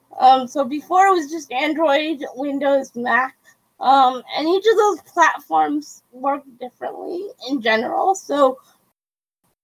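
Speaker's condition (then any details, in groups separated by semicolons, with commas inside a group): Cerebral palsy; quadriplegic, wheelchair user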